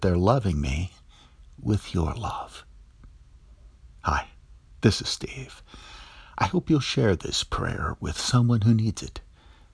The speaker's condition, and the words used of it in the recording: No condition.